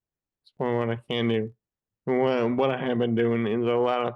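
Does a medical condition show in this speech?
Yes: Friedreich's ataxia; still progressing.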